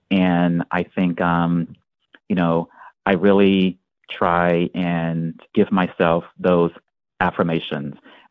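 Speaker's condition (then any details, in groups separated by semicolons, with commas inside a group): Stuttering; prolonged sounds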